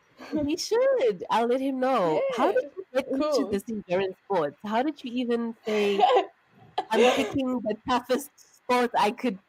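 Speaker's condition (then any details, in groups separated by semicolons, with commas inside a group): No condition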